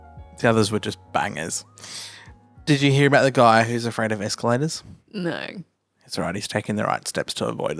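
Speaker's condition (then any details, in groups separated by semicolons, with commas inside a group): No condition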